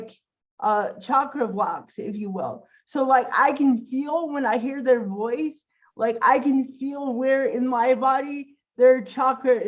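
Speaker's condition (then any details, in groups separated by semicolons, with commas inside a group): Cerebral palsy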